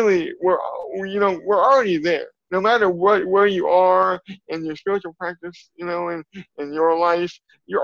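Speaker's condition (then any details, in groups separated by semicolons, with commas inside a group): Cerebral palsy; from birth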